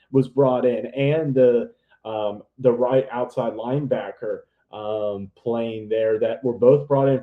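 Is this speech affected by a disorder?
No.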